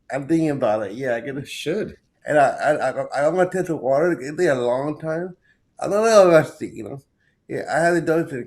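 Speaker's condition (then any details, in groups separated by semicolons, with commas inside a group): Cerebral palsy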